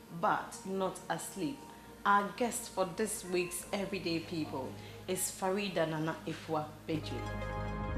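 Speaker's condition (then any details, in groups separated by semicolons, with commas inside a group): No condition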